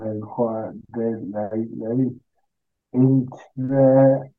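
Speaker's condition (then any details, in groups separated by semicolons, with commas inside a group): Cerebral palsy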